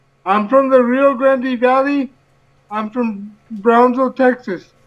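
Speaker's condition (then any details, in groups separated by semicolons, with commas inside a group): Cerebral palsy; from birth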